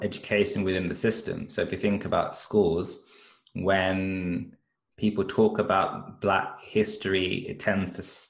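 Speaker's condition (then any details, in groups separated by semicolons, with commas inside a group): No condition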